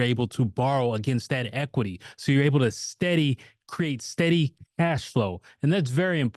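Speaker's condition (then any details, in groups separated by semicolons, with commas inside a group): No condition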